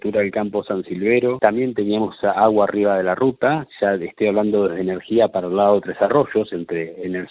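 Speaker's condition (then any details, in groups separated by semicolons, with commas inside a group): No condition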